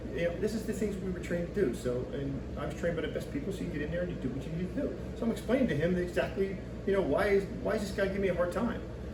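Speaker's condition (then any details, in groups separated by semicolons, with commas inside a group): No condition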